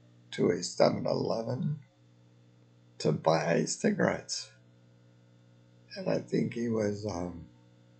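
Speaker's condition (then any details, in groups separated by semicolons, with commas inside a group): Multiple sclerosis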